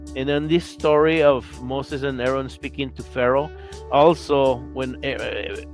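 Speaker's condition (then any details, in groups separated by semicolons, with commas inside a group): No condition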